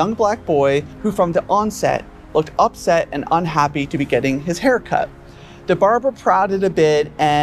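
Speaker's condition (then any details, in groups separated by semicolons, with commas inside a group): No condition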